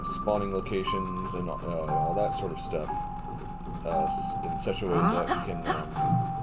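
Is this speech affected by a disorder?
No.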